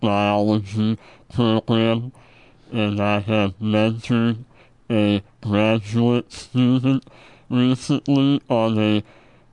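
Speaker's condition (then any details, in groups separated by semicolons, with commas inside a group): Treacher Collins syndrome; congenital genetic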